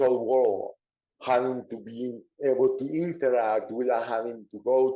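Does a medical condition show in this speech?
Yes: cerebral palsy; diagnosed in childhood.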